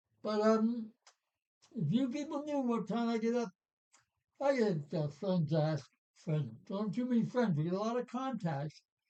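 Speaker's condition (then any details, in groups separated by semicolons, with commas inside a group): Parkinson's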